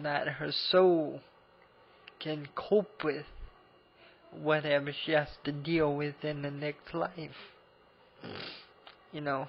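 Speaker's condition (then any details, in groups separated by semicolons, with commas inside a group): Cerebral palsy; abnormal voice, can barely talk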